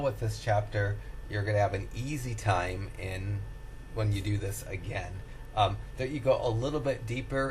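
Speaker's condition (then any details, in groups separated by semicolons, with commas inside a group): No condition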